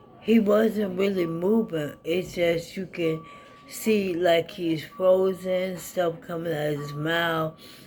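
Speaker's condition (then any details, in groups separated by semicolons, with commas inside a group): ALS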